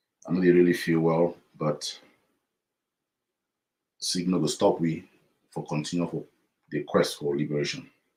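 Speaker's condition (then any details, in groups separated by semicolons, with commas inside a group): No condition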